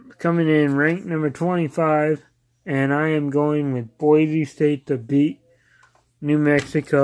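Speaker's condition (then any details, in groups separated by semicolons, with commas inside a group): Cerebral palsy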